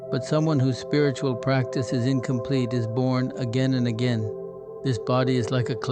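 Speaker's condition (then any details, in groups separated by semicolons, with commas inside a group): No condition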